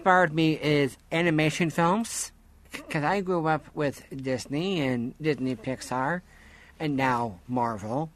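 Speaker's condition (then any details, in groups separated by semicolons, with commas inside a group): Down syndrome; disability since childhood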